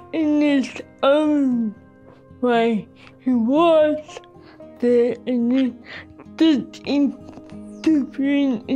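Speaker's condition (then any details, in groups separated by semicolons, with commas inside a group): Cerebral palsy, severe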